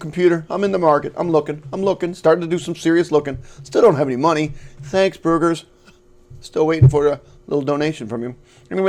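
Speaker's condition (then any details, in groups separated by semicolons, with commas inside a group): No condition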